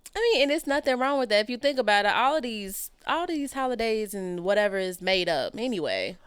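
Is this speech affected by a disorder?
No.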